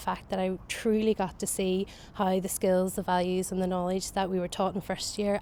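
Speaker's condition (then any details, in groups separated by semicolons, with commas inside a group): No condition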